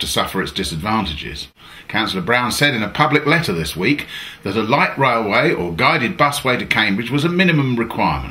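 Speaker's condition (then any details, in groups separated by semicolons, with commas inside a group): No condition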